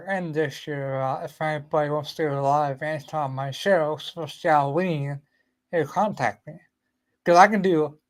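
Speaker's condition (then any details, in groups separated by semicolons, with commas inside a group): Ataxia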